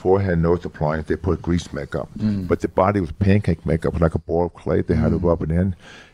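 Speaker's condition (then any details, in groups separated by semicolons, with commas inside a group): Hearing loss; severe childhood speech impediment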